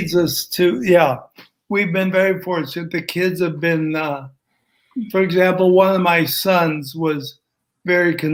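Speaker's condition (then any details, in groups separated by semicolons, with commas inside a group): ALS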